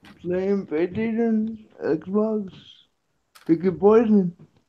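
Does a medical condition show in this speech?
Yes: cerebral palsy.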